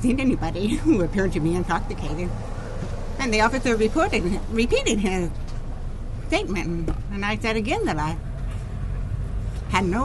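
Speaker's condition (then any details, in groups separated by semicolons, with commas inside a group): Deafness, profound, genetic, severe; genetic hereditary nerve deafness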